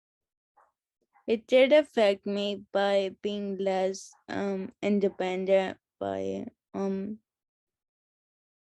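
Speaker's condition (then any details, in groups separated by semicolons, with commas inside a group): Friedreich's ataxia; slurred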